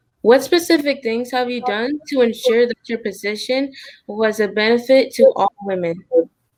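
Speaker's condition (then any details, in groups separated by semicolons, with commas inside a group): No condition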